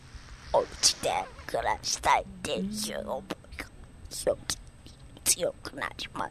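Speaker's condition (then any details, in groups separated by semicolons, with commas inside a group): Myasthenia gravis; ventilator since age 26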